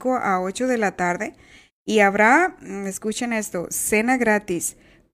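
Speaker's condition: No condition

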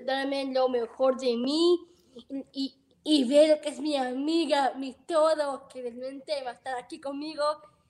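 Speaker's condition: Down syndrome; present from birth, heart surgery

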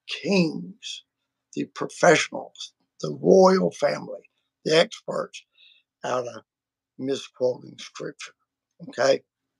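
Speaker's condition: Vocal cord surgery; including laser treatment

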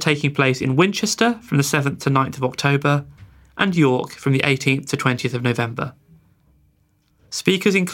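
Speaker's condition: No condition

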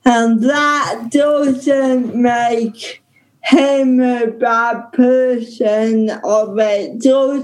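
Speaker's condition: Ataxic cerebral palsy; no breathing for 17 minutes

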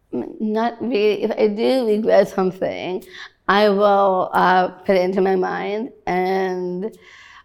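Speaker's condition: Down syndrome

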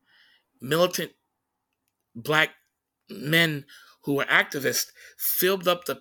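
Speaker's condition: Stutter; stutters during conversation; blocks

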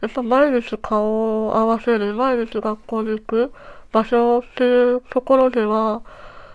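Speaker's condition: Treacher Collins syndrome, cleft palate; jaw and facial bones

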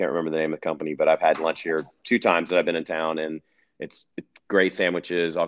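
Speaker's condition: No condition

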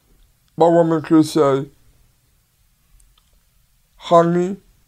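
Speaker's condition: Down syndrome; works 5 to 10 times harder to build muscle

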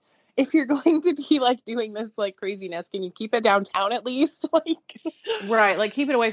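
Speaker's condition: No condition

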